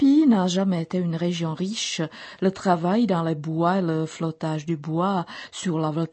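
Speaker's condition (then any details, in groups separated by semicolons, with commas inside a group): No condition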